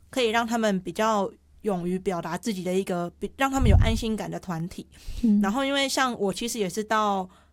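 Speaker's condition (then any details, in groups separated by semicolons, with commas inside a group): Hearing impairment; hearing impairment present since at least junior high school; clear articulation per host, self-reports sometimes slightly unclear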